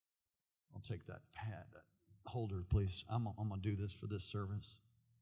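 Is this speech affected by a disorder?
No.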